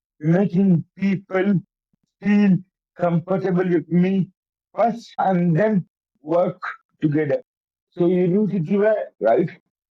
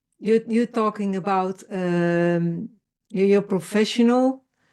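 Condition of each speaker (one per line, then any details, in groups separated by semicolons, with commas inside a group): Cerebral palsy; affects coordination
No condition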